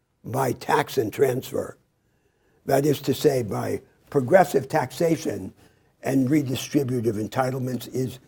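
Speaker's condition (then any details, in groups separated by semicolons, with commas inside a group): No condition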